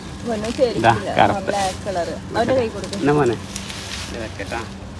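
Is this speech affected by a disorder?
No.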